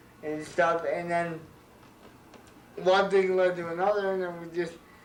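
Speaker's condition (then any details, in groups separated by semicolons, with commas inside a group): Cerebral palsy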